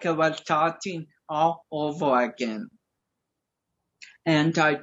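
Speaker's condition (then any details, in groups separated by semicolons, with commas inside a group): Cerebral palsy; age 31, free of helmet and braces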